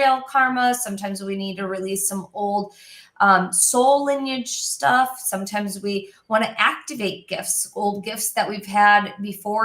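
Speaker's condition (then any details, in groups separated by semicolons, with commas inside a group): No condition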